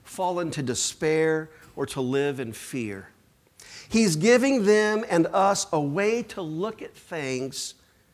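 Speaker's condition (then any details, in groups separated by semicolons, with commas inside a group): No condition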